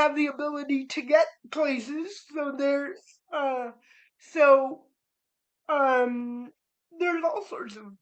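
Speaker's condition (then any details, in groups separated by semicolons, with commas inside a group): Cerebral palsy; spastic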